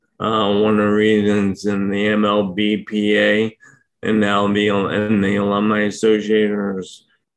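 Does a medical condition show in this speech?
Yes: ALS; diagnosed with ALS last year; uses power wheelchair for mobility; difficulty speaking for long periods.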